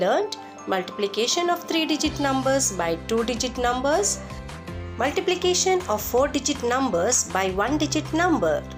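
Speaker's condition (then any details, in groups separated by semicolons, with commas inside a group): No condition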